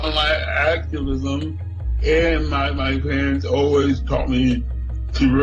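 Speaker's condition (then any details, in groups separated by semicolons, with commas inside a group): Cerebral palsy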